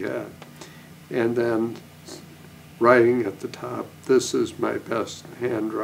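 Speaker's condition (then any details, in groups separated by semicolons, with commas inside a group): Essential tremor; hand tremor, dominant hand; diagnosed late 30s, focused ultrasound treatment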